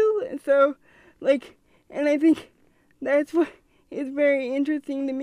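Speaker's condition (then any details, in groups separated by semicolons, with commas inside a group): Cerebral palsy; from birth; wheelchair user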